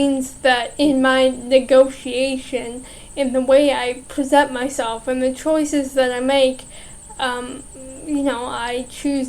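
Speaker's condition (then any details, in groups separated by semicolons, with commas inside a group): Cerebral palsy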